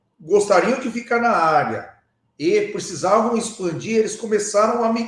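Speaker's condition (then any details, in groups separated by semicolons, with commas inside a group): No condition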